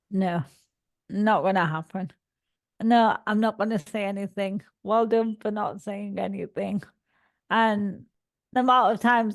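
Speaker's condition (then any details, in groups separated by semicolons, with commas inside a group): Cerebral palsy; all four limbs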